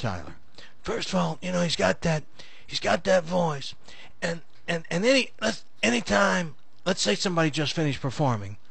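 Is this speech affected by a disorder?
No.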